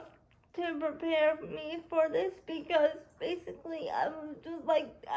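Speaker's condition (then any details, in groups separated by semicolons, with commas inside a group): Cerebral palsy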